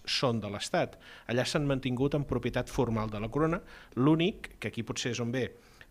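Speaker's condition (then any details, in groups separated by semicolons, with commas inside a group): No condition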